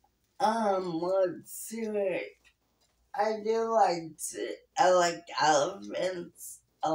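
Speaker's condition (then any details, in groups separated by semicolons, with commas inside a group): Muscular dystrophy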